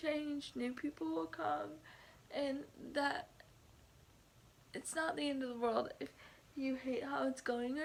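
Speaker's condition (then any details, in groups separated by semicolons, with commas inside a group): Cerebral palsy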